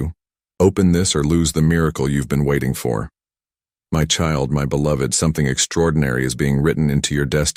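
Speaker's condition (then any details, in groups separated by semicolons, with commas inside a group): No condition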